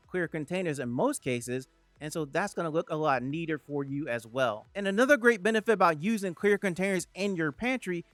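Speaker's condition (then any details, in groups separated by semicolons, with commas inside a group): No condition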